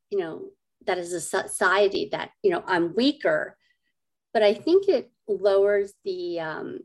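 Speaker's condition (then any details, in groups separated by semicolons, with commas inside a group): Cleft lip and palate; congenital cleft lip and palate, 25 surgeries; adult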